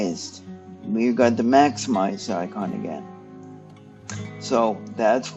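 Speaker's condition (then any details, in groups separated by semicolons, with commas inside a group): Cerebral palsy; stiff muscles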